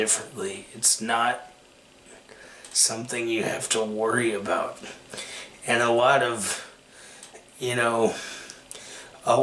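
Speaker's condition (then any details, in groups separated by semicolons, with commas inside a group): Cerebral palsy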